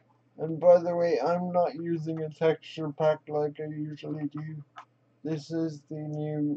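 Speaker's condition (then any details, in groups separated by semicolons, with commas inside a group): Quadriplegic cerebral palsy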